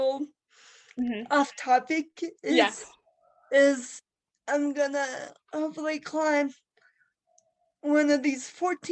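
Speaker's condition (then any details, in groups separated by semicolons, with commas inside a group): Cerebral palsy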